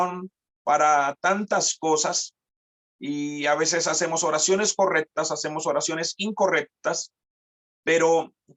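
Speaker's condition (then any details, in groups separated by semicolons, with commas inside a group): No condition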